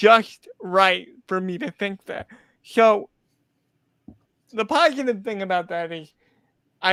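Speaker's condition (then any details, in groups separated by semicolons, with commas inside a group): Cerebral palsy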